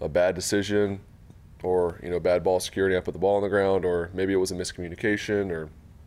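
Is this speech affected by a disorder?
No.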